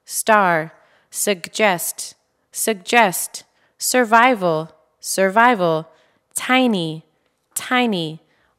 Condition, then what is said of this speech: No condition.